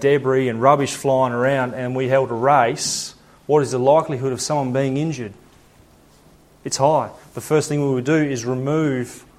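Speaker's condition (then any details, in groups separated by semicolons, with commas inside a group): No condition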